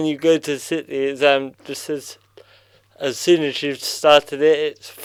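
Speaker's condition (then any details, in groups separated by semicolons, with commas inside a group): Cerebral palsy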